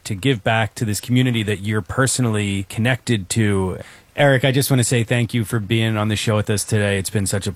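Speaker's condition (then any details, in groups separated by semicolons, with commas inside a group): No condition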